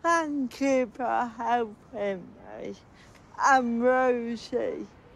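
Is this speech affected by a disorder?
Yes: ataxic cerebral palsy; speech affected.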